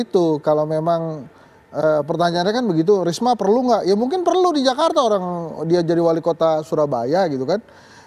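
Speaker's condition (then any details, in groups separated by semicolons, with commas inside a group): No condition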